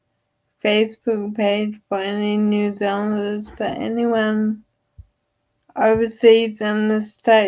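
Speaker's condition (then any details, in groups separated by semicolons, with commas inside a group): Friedreich's ataxia; wheelchair user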